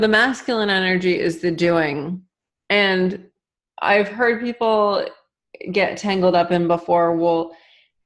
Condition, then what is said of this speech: None; typical speech.